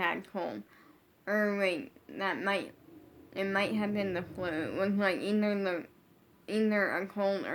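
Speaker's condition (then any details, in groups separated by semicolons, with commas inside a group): Brain injury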